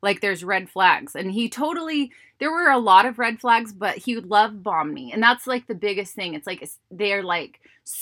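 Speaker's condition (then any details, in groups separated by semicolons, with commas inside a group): No condition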